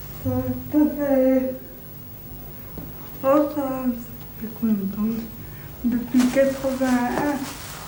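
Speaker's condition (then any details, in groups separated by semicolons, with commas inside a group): Cerebral palsy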